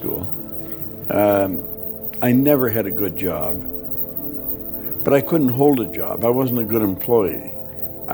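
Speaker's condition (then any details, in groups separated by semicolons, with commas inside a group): No condition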